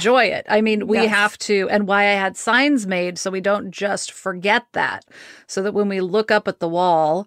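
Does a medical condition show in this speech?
No.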